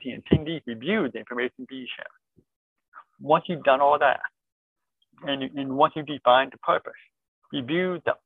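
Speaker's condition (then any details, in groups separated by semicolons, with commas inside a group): Deafness, born deaf, cochlear implant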